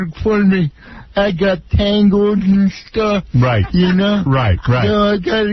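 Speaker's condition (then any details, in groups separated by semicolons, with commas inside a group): Cerebral palsy; speech impaired, speaks very slowly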